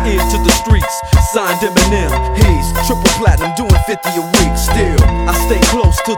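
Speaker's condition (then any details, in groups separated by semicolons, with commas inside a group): No condition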